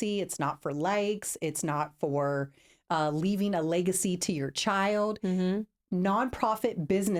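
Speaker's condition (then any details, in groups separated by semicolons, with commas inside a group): No condition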